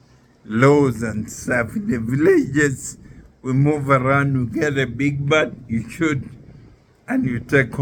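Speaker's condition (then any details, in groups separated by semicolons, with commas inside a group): Neurological disease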